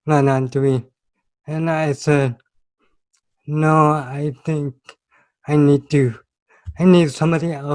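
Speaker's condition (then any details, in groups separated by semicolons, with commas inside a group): Cerebral palsy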